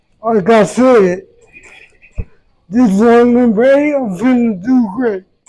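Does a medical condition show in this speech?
Yes: traumatic brain injury; voice affected.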